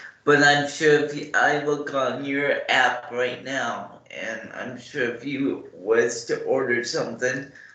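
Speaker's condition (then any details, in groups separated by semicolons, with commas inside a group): Cerebral palsy; morning medication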